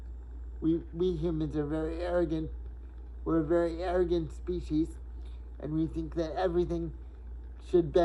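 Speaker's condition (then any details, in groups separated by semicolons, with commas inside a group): Cerebral palsy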